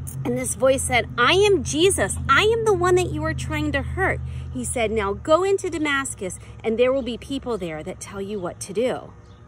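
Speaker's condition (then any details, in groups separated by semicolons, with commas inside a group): No condition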